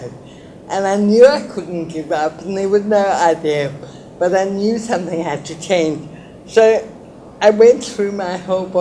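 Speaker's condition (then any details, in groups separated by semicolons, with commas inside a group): Cerebral palsy; lifelong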